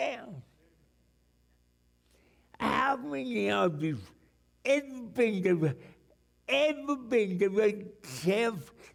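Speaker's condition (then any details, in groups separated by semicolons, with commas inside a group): Cerebral palsy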